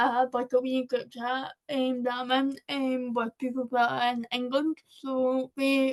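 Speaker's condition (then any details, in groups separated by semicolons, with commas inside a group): Cerebral palsy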